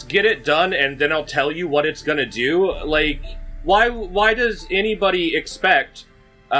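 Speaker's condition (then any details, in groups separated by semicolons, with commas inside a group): No condition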